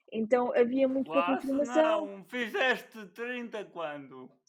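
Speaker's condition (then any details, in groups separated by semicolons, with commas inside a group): Cerebral palsy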